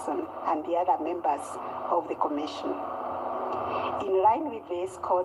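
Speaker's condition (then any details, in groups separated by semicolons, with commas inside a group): No condition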